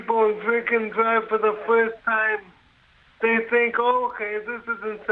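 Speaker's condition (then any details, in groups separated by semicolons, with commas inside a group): Brain injury; severe, drunk driving crash, quadriplegic; injured as teenager; speech difficulty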